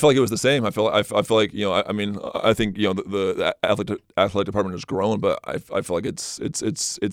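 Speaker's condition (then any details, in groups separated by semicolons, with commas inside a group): Stutter; stutter first noticed in high school, not as a child, magnified speaking Spanish as a missionary; has seen speech therapists, helped a little, uses detailed preparation to reduce stuttering; stutters off the cuff, trips over words, can't get a word out, less when prepared and confident; repeated sounds, repeated words, prolonged sounds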